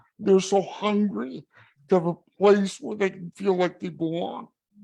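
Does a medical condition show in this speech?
Yes: cerebral palsy.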